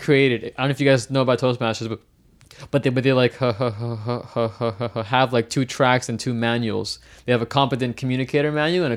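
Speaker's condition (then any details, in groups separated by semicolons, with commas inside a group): Stuttering; onset age 8 in Hong Kong, possibly genetic, long covert, avoided speaking, substituted words, spoke fast; fluency shaping therapy in Mumbai and Japan, American Institute for Stuttering intensive, accepting stuttering 1.5 years; audible voluntary stuttering, deliberately tries to stutter as management strategy; repeated sounds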